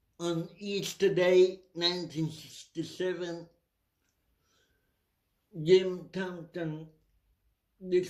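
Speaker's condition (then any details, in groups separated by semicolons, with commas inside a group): Cerebral palsy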